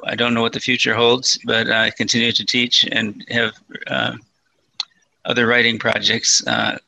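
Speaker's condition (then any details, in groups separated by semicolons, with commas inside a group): Parkinson's disease, mild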